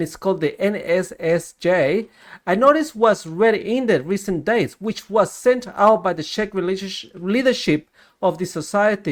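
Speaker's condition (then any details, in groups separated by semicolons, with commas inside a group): No condition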